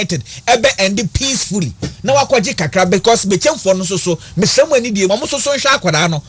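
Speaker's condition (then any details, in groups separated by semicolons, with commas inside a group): No condition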